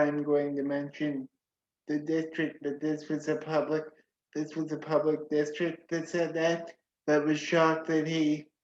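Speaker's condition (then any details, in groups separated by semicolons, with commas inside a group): Cerebral palsy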